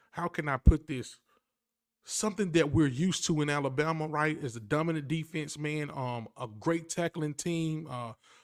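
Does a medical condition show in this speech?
No.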